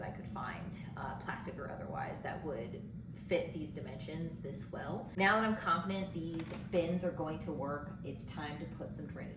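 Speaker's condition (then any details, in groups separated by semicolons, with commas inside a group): No condition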